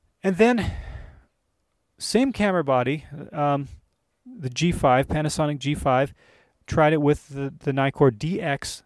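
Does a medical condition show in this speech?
No.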